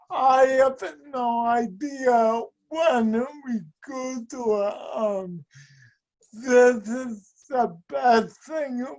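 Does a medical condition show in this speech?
Yes: speech and mobility impairment.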